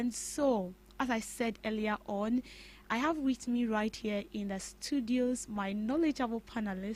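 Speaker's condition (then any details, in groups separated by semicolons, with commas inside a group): No condition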